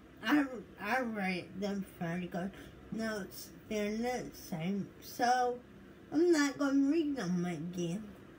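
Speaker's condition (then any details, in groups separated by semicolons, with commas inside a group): Cerebral palsy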